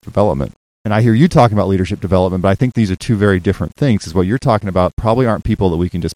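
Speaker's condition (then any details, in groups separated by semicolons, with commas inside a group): No condition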